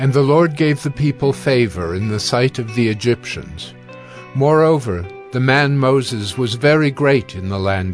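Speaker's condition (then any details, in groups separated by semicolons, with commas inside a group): No condition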